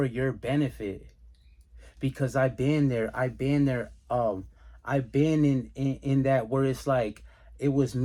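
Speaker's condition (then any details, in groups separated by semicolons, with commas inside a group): No condition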